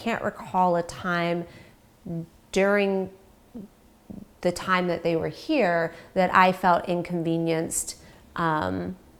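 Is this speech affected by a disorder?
No.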